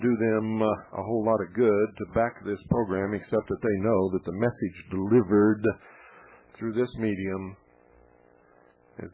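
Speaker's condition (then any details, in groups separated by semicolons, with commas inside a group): No condition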